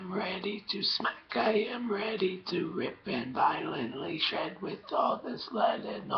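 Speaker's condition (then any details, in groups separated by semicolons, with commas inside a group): Brain injury; bicycle accident head injury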